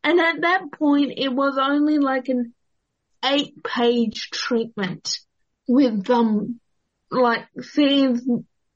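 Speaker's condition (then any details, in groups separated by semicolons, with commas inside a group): Cerebral palsy; worsened at start of year 12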